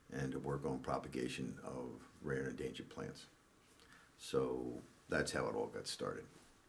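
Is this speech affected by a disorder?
No.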